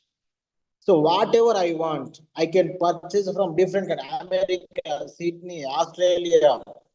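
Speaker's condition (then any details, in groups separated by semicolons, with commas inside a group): No condition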